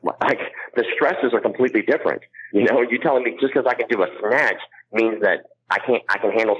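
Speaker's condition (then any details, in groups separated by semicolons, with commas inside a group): Cleft palate; congenital cleft palate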